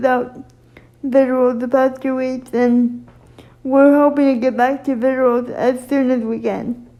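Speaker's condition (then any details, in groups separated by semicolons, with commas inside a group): Cerebral palsy; uses wheelchair; can speak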